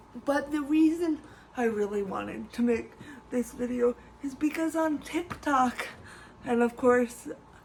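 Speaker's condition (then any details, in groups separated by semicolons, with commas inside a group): Speech impairment; speech hard for some listeners to understand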